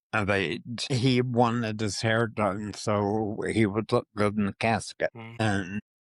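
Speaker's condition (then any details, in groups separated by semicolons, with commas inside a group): Parkinson's disease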